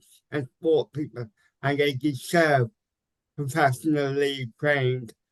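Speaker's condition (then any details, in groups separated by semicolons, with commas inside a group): Cerebral palsy; mild, ataxic type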